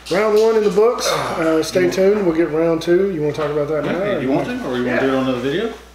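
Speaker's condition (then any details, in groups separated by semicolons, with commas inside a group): No condition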